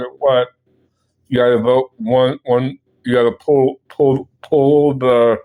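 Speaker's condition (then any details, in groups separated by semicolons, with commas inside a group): Parkinson's; speech impediment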